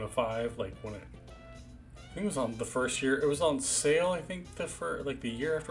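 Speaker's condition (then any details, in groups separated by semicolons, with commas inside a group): No condition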